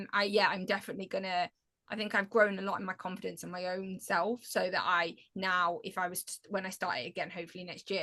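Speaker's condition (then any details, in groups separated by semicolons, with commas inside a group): No condition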